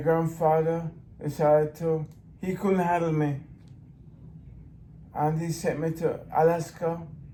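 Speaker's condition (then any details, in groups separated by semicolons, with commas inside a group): Brain injury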